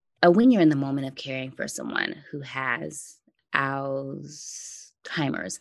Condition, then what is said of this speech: Stuttering. By the way, as we start, I do like to mention that I stutter and so that will happen.